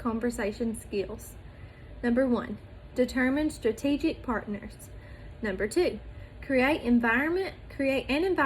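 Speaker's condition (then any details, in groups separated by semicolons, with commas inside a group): No condition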